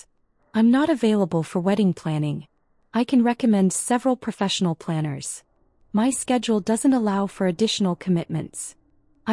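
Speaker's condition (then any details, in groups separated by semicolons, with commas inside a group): No condition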